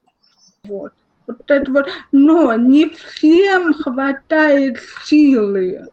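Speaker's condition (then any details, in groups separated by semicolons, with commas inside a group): Cerebral palsy, spastic diplegia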